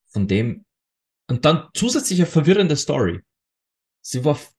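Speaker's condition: No condition

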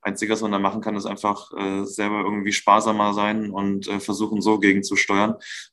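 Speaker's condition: No condition

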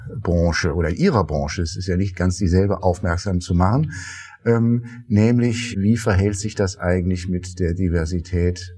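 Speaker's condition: No condition

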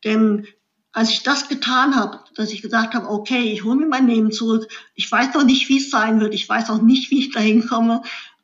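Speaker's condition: Cleft lip and palate; congenital cleft lip

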